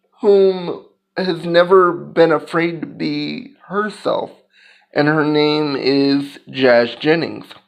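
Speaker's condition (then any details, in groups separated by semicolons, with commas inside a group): Cerebral palsy; physical disability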